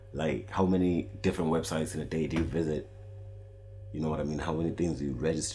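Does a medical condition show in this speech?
No.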